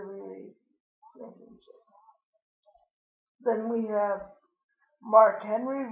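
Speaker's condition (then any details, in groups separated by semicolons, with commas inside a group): Cerebral palsy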